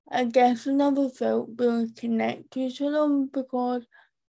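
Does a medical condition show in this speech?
Yes: profound hearing loss, cochlear implant user; both ears, from infancy, confirmed at nine months, comorbid with cerebral palsy, maternal CMV.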